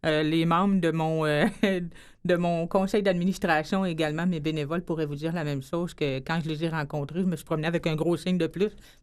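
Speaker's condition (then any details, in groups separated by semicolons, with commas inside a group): Hearing loss; expresses herself very well, worked very hard for it, also speaks English well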